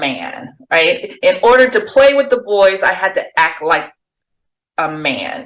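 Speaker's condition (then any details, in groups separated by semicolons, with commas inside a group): No condition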